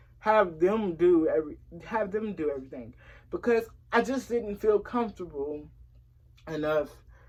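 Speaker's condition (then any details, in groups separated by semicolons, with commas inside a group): Cerebral palsy; since early childhood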